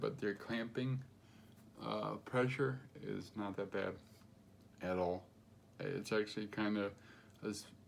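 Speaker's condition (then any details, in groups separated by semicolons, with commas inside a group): Cerebral palsy; affects gait and walking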